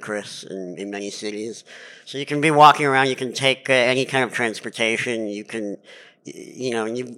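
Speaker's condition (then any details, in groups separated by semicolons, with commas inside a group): Cleft palate; lifelong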